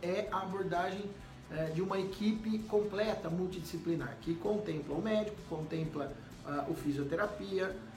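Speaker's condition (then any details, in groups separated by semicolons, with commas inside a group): No condition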